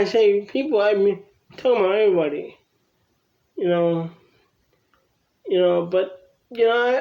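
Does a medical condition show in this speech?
Yes: cerebral palsy; from birth.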